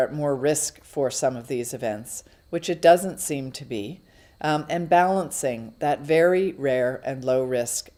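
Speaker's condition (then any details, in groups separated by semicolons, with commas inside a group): No condition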